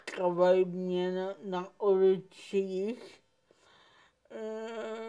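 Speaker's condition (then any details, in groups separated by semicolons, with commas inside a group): Cerebral palsy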